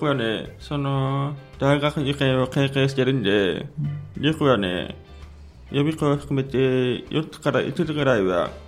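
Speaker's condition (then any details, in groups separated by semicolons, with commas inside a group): Hearing impairment; not sent to deaf school, not taught sign language; communicates by spoken language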